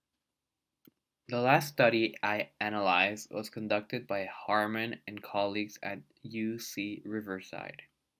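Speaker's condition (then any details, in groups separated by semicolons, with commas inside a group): No condition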